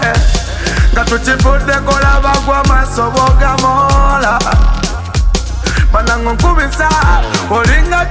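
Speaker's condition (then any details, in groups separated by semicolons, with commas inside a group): No condition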